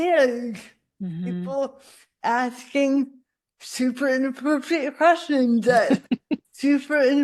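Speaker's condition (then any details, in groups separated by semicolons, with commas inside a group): Cerebral palsy; spasticity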